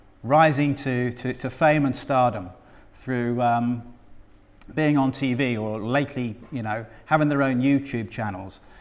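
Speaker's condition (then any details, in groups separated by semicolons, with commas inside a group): No condition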